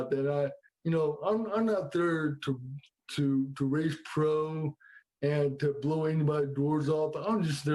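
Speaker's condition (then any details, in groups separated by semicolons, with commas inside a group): Cerebral palsy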